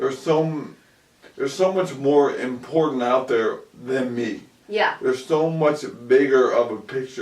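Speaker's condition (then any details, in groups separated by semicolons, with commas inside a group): ALS; about 2 years since onset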